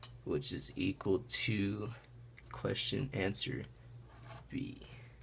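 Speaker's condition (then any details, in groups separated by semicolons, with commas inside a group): No condition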